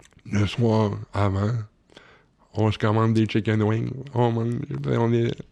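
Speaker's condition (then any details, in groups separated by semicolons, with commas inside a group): Cerebral palsy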